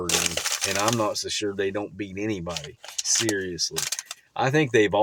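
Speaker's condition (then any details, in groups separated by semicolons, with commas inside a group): No condition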